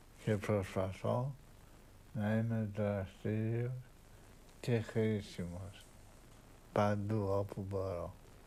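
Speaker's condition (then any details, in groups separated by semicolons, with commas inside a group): Parkinson's disease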